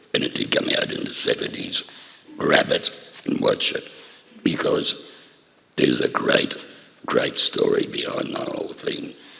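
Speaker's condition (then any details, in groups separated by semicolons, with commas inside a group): Laryngectomy for throat cancer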